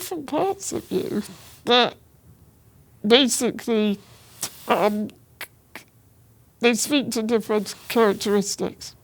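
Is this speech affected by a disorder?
Yes: spinal muscular atrophy; present from birth, progressive.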